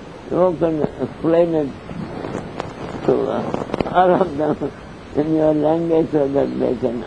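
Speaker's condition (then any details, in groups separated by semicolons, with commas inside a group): Deafness; cannot hear audience questions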